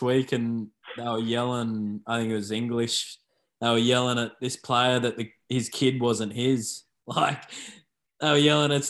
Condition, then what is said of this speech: No condition.